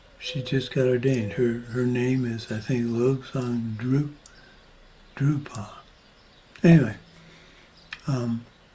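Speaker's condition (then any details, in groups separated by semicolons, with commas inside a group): Parkinson's disease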